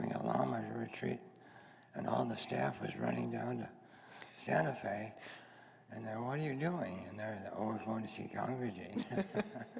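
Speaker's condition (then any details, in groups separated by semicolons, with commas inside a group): Head and neck cancer; earlier head and neck cancer, surgery; third recurrence, tumor behind ear, facial and vocal cord paralysis; vocal cord paralysis affects voice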